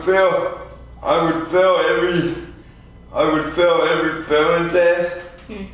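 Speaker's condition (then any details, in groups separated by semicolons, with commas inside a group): Spastic quadriplegia cerebral palsy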